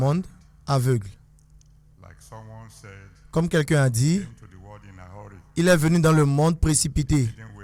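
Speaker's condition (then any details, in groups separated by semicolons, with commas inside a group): No condition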